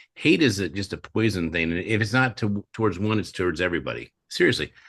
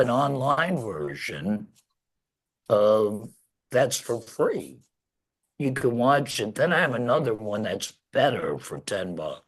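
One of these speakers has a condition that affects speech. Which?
The second: laryngectomy; laryngectomy after throat cancer, larynx removed, neck stoma; 11 years since surgery; lost natural voice, talking hard, strains voice.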